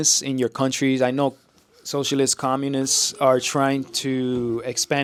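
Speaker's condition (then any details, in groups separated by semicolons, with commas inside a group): No condition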